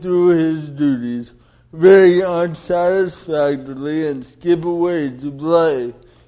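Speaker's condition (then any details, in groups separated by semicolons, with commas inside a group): Cerebral palsy; delayed development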